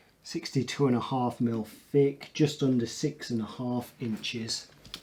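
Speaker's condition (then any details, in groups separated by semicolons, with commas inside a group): No condition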